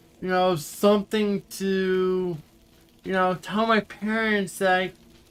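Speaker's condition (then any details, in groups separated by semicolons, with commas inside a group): Cerebral palsy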